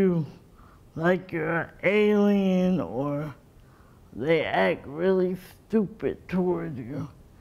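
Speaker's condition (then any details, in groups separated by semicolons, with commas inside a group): Cerebral palsy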